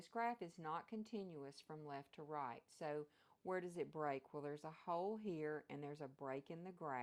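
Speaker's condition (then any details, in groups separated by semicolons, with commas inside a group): No condition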